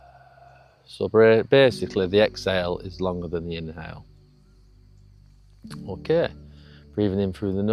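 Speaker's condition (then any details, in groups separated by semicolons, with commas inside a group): No condition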